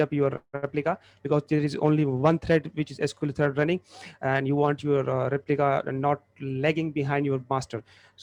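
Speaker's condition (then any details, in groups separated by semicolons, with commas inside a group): No condition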